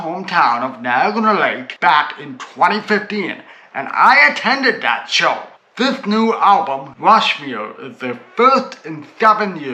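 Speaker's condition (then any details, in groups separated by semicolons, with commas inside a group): Cerebral palsy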